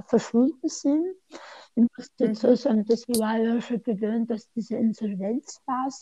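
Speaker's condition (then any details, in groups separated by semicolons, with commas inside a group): Tongue cancer surgery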